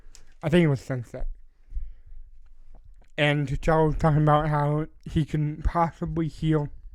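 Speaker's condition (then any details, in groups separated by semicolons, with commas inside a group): Cerebral palsy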